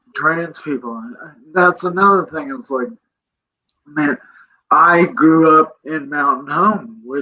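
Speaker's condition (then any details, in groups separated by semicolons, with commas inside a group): Cerebral palsy; present from birth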